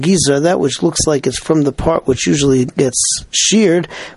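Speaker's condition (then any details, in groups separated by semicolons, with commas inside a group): No condition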